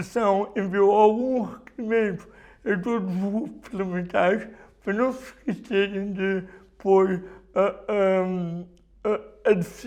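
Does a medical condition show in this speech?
Yes: cerebral palsy.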